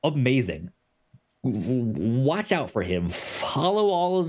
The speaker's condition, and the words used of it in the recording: Stuttering. They thought that I was doing a bit, that I was doing some kind of like cartoony bit, like some Scooby-Doo, like, well, gosh, I don't know.